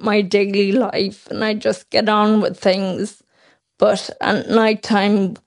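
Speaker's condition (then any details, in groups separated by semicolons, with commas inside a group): Friedreich's ataxia; diagnosed age 12 by professor King, Temple Street, progressive, aggressive scoliosis, three spinal surgeries; speech expected to disappear within years, synthetic voice, thickened liquids, possible ventilator expected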